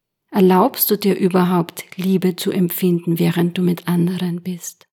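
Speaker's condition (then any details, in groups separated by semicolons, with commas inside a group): No condition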